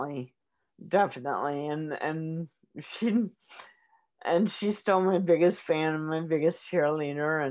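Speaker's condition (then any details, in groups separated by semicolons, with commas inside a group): Cerebral palsy; form sparing cognition; early speech, speech therapy in elementary school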